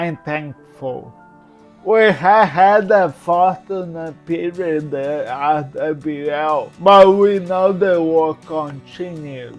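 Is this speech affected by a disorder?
Yes: cerebral palsy.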